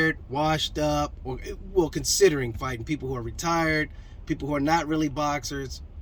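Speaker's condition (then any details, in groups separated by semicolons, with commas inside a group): No condition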